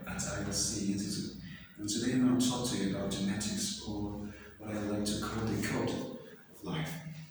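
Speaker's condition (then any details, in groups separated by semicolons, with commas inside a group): No condition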